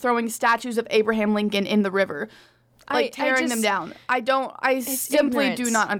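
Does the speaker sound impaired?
No.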